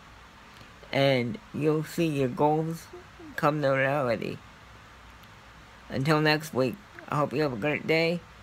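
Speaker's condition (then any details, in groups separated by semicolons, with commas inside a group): Cerebral palsy; scoliosis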